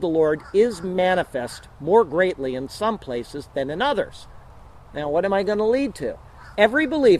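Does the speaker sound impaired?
No.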